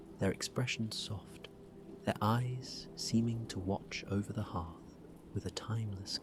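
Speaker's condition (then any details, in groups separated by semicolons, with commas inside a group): No condition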